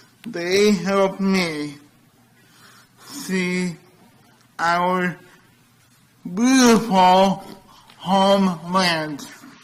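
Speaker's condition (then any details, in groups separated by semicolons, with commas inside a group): Cerebral palsy; from birth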